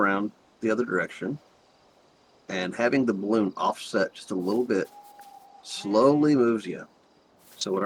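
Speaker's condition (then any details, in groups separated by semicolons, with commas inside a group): No condition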